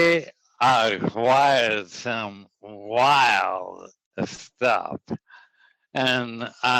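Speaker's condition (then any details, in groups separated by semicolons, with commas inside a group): ALS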